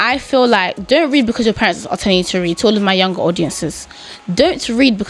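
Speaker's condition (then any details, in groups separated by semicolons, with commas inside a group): No condition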